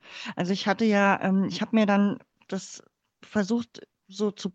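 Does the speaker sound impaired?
Yes: cleft palate; congenital, born in former GDR.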